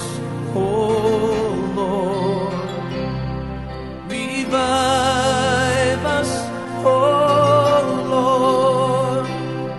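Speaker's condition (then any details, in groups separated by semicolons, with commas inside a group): No condition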